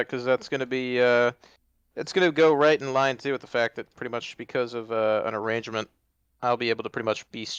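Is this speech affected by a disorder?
No.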